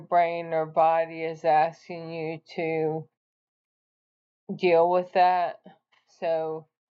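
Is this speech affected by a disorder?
Yes: ALS; PEG feeding tube; expects losing speech, considering eye-gaze device.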